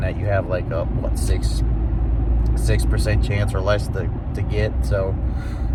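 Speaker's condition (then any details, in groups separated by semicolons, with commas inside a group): No condition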